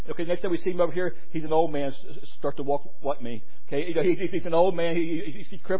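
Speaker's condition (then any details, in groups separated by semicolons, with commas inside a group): Stuttering; stutters more when tired; repeated sounds, repeated words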